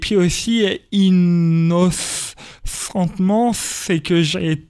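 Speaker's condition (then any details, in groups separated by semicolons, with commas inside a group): Stuttering; stuttering since early childhood at school, speech therapy helped, told elimination almost impossible; age 28, lives with stuttering and accepts it; stuttering persists, described by him as an accent; prolonged sounds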